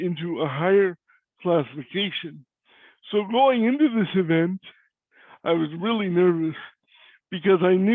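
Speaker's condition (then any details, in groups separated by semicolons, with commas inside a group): Cerebral palsy; cannot walk; voice is different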